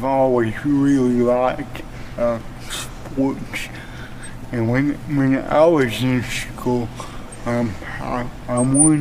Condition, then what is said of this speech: Cerebral palsy. For those of you listening on podcast and audio only, he said the ring means that somehow, by the grace of God, I've been a positive influence.